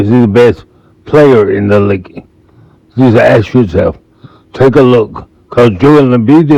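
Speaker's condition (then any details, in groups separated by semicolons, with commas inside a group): Multiple sclerosis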